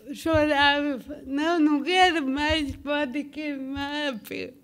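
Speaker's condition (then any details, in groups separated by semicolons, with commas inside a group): Cerebral palsy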